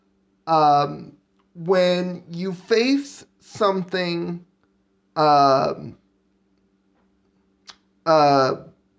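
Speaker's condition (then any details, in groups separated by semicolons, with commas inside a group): Cerebral palsy; physical disability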